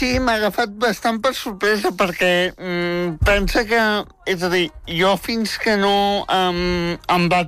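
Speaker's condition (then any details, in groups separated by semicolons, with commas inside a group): Spastic tetraplegic cerebral palsy; aged 26, no further improvement expected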